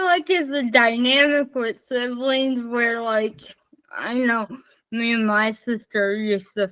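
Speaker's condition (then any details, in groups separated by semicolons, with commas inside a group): Spastic cerebral palsy, mixed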